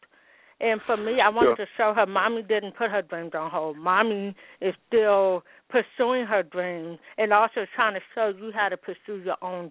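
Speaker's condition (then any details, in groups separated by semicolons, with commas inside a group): Hearing loss with speech impediment, congenital; learned sign language at four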